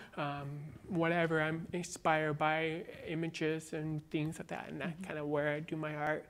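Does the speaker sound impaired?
Yes: born deaf, cochlear implant, congenital; taught American Sign Language.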